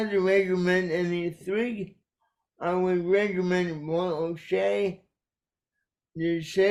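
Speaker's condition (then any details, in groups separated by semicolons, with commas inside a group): Cerebral palsy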